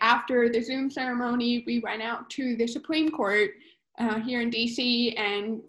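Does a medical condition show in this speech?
Yes: profound deafness, cochlear implant, congenital profound hearing loss; born deaf, some cochlear hair cells left but insufficient, cochlear implant chosen by doctor father; uses lip reading cues in class, somewhat fluent in American Sign Language; speech developed through one-on-one training by mother, a former language teacher.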